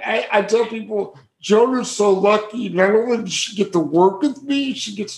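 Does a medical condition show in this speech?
Yes: cerebral palsy; from birth, damaged brain area for balance and coordination, appears missing on MRI, affects arms and legs, power wheelchair most days; affects speech.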